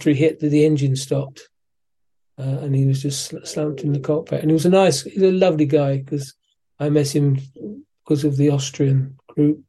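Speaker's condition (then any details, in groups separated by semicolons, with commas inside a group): Parkinson's disease; physiotherapy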